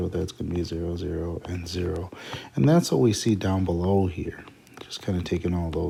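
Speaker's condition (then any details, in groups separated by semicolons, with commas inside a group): No condition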